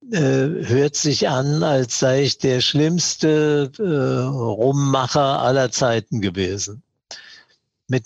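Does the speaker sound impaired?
Yes: Parkinson's disease; trembling, milder course than severe cases.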